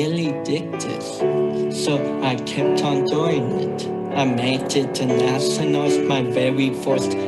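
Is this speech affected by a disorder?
Yes: cerebral palsy.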